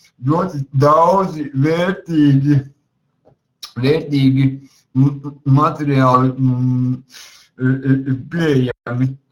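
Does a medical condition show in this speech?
Yes: cerebral palsy; speech not very clear.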